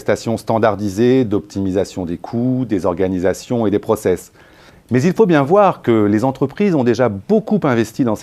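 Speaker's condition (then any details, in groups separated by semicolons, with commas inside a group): No condition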